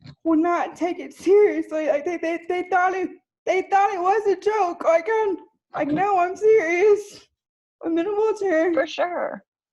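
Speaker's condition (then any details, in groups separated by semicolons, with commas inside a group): Cerebral palsy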